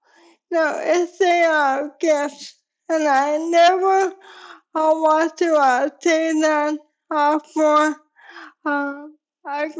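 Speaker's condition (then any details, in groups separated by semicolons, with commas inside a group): ALS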